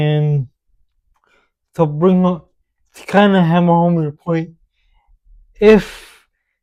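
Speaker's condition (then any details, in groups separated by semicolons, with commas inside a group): Cerebral palsy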